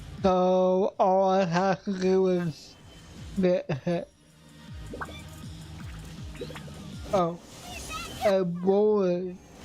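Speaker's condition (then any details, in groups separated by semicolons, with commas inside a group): Cerebral palsy; affects voice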